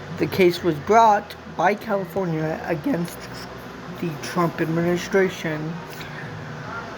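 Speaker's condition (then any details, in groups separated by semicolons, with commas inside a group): Cerebral palsy; from birth, walks with walker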